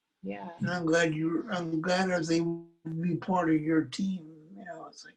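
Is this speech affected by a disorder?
Yes: cerebral palsy.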